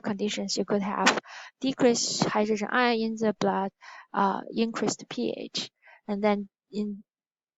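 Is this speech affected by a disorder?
No.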